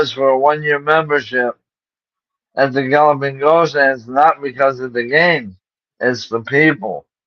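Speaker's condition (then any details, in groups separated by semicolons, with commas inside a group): ALS; diagnosed about a month ago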